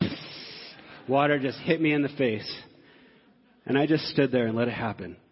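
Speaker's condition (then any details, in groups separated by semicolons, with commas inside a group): No condition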